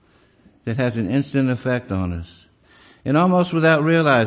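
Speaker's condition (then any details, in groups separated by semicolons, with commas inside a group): Parkinson's disease; leg pain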